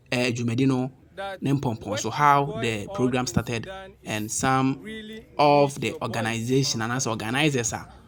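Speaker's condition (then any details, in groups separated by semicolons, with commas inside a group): No condition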